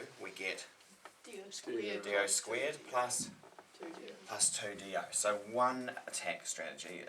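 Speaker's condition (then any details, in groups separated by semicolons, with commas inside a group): No condition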